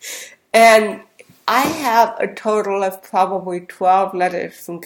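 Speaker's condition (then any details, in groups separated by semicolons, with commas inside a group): Cerebral palsy; speech therapy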